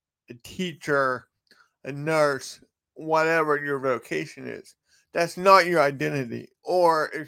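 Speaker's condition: Cerebral palsy; strangers judge speech

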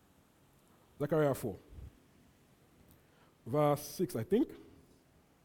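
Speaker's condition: No condition

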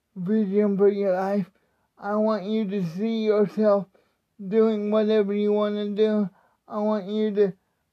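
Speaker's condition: Cerebral palsy; speech not affected by disability

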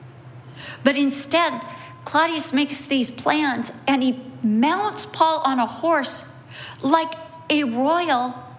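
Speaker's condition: No condition

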